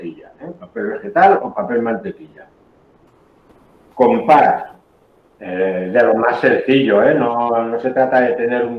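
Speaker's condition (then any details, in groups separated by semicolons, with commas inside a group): No condition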